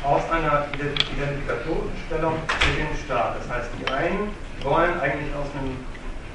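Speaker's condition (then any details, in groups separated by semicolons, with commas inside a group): No condition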